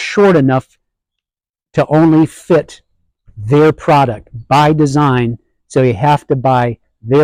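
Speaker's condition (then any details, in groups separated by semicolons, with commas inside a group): No condition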